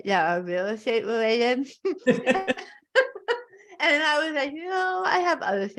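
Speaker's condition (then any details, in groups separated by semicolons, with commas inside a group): Tongue cancer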